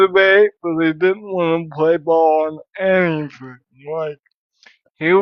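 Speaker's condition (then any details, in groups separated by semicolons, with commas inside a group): Cerebral palsy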